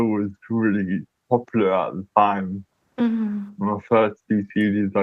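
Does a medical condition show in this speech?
Yes: cerebral palsy.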